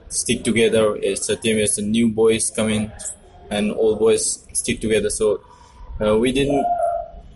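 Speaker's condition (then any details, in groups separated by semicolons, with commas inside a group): No condition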